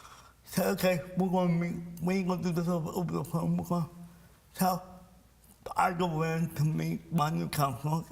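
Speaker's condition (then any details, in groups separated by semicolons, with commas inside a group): Cerebral palsy; from birth; speech impairment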